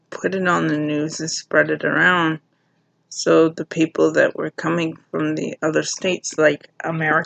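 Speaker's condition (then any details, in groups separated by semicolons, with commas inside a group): Cerebral palsy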